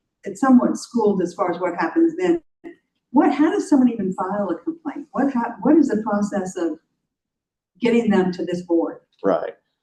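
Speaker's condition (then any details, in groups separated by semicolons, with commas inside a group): No condition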